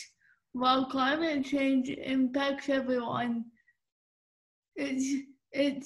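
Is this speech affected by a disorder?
Yes: cerebral palsy; from birth, five minutes without oxygen at birth.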